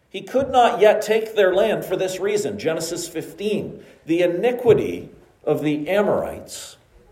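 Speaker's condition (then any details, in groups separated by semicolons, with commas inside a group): No condition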